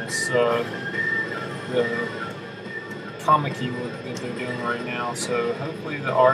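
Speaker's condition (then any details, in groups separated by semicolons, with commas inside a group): No condition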